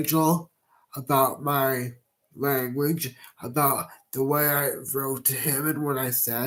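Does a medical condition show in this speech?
Yes: cerebral palsy.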